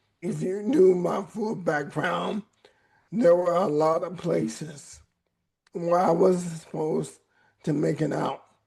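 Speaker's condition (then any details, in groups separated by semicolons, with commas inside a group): ALS; voice raspy at times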